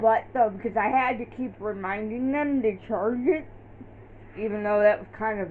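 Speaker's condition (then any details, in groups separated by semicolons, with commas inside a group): Cerebral palsy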